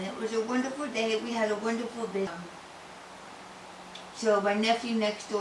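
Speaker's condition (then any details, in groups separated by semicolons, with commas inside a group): Tongue cancer; tongue cancer, surgery and other treatments; had speech therapy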